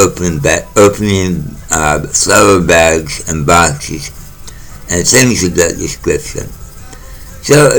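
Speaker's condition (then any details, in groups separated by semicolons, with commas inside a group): Mouth cancer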